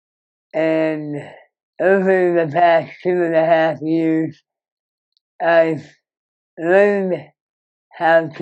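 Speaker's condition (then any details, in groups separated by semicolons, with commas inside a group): Moebius syndrome; severe nerve damage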